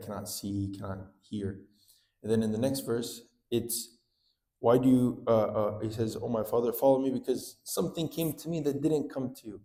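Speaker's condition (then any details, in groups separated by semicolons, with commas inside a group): No condition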